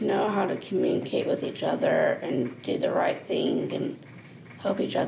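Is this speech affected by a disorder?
Yes: Down syndrome.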